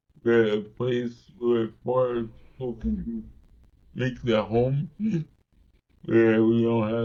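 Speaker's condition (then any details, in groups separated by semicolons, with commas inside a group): Cerebral palsy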